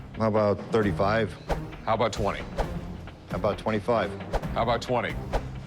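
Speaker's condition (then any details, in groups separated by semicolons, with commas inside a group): No condition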